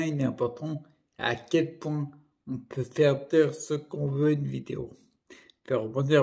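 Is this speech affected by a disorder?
Yes: primary progressive multiple sclerosis.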